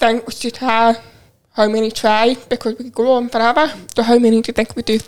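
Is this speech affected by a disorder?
Yes: profound deafness, cochlear implant; learned to listen through implant, sign language learned around age 16; getting tired, following conversations exhausting; learned to talk before sign language, speaks to hearing people, signs to deaf people.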